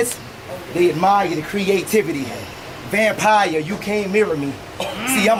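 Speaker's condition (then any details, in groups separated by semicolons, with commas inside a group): No condition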